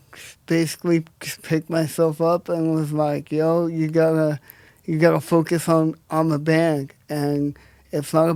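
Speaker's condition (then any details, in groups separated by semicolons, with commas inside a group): Cerebral palsy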